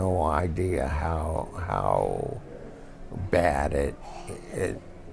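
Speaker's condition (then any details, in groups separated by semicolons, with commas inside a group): Cerebral palsy; diagnosed at 18 months, now 55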